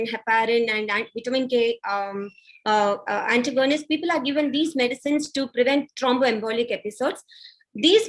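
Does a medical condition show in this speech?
No.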